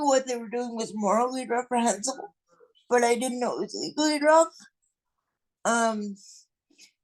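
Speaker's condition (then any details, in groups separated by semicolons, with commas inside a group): Cerebral palsy; non-progressive, will not improve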